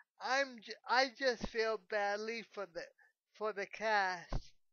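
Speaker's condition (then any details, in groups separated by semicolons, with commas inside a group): Cerebral palsy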